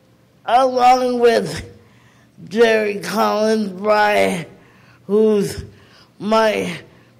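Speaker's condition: Cerebral palsy; never received needed therapy

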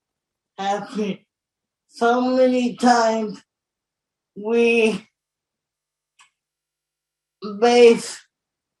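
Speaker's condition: Cerebral palsy; born very premature

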